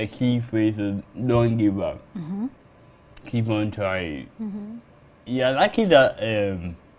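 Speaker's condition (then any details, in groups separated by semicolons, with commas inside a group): Cerebral palsy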